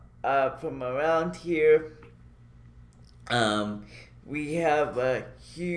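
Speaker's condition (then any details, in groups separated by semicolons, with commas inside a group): Cerebral palsy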